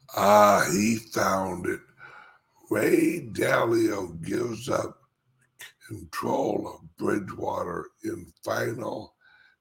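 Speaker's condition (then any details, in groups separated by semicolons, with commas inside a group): Speech impediment; slight speech impediment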